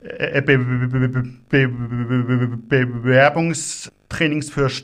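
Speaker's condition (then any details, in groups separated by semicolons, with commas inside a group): Stuttering; adult man; repeated part-words, words and phrases, fillers 'äh'; repeated sounds, prolonged sounds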